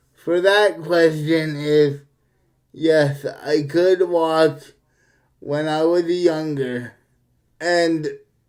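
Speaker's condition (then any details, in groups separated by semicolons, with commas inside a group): Cerebral palsy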